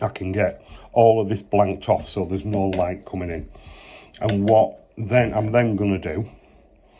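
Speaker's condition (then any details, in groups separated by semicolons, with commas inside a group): No condition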